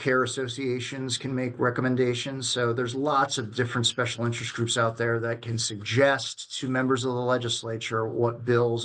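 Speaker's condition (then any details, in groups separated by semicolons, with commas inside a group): No condition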